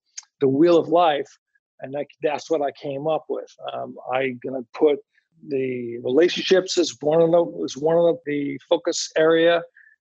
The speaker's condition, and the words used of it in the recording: Aphasia. The type of aphasia I have now is uh, uh was what is called anomia aphasia, which is basically, sometimes I go through where I'm talking to you, or or I don't, I,